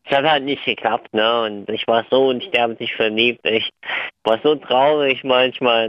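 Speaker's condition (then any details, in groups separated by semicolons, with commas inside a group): Cleft lip and palate; jaw and palate, visible facial difference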